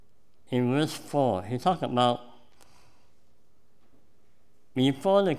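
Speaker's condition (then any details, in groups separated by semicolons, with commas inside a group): Cleft palate; present from birth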